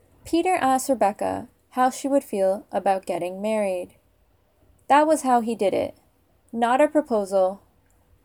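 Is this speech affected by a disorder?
No.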